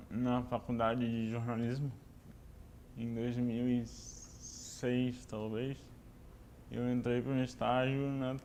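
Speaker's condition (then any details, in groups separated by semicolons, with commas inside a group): Cerebral palsy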